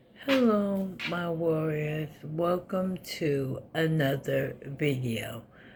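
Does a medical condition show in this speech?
Yes: ALS.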